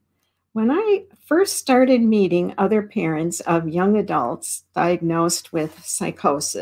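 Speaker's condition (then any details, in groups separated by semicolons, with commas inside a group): No condition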